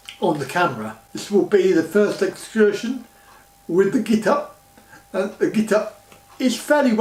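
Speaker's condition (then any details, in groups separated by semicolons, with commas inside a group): Cerebral palsy; back surgery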